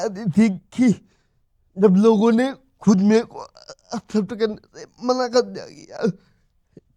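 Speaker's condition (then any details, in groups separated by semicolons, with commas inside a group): Cerebral palsy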